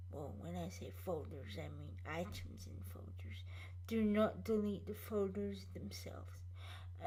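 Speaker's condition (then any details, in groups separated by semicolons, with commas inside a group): Cerebral palsy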